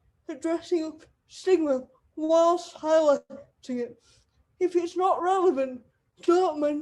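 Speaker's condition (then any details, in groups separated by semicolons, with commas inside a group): Cerebral palsy; wheelchair user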